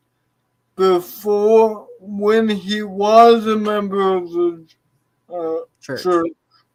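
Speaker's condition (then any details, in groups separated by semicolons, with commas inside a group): Cerebral palsy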